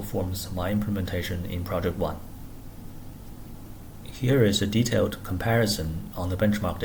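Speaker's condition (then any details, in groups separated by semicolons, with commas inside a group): No condition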